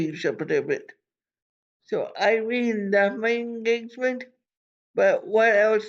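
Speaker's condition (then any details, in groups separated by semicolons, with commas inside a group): Cerebral palsy; from birth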